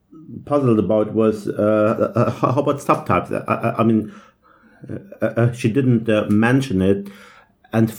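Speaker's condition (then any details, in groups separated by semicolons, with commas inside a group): Stuttering; often stutters severely at stuttering conferences, little tension during own conference talk; repeated sounds, prolonged sounds, blocks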